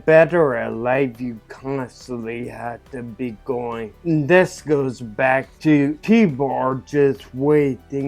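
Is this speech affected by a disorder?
Yes: ataxia; caused by stroke.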